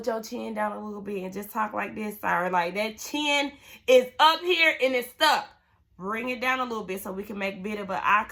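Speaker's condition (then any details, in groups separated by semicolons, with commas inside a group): No condition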